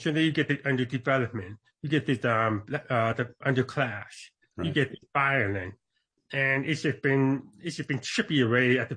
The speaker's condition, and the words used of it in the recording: Deafness. I was born deaf, so I do have a deaf accent.